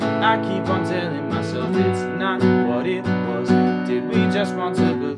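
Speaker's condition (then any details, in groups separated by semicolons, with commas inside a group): No condition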